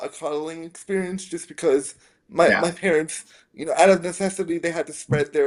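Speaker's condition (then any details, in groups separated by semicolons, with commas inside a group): Spastic quadriplegic cerebral palsy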